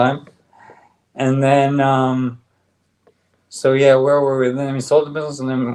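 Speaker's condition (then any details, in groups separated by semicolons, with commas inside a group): ALS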